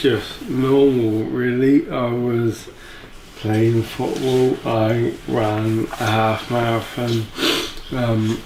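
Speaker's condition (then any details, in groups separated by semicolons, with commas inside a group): Neuromuscular disease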